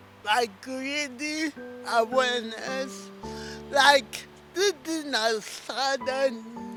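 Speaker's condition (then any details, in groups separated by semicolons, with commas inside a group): Cerebral palsy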